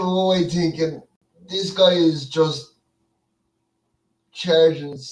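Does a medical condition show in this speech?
Yes: cerebral palsy; speech affected.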